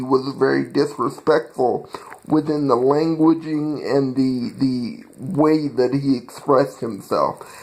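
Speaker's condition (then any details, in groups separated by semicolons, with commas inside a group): Cerebral palsy; from birth, second most severe of four types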